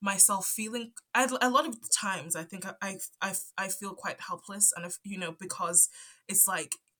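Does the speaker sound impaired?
Yes: stutter; onset around age 5 after move from Zambia to UK, none before per parents, cause unknown; adult, ongoing stutter; stutters here and there, stutter affects talking, often stays quiet to avoid stuttering; here repeated sounds, repeated words.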